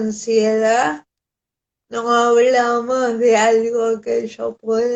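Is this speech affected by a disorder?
Yes: cerebral palsy.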